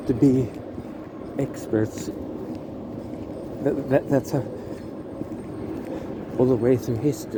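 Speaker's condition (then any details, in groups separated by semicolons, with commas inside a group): No condition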